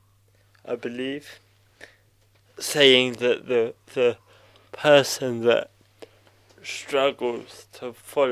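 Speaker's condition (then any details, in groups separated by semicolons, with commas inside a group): Cerebral palsy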